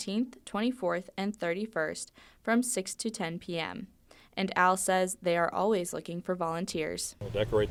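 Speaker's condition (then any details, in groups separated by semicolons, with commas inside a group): No condition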